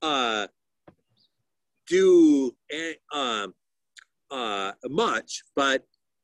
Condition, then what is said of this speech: Aphasia. I could talk, but I have aphasia.